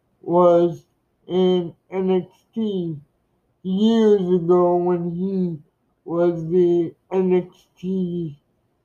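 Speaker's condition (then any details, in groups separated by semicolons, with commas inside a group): Cerebral palsy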